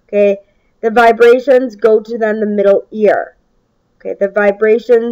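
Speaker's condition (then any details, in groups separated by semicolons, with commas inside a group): No condition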